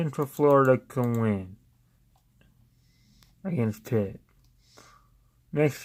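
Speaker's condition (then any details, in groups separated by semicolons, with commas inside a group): Cerebral palsy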